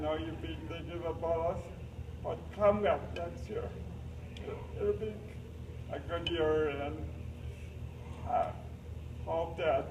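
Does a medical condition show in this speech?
Yes: cerebral palsy; uses a lift for transfers.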